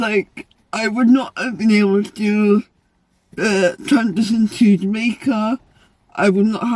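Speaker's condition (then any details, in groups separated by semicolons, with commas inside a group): Cerebral palsy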